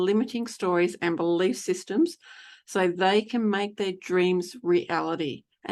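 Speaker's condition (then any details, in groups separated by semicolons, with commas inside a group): No condition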